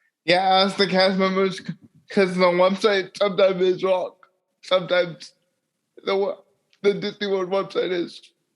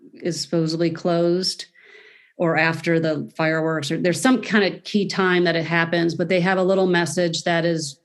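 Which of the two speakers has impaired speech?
The first: cerebral palsy.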